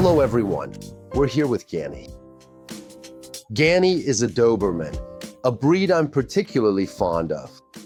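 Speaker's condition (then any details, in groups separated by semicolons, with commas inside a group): No condition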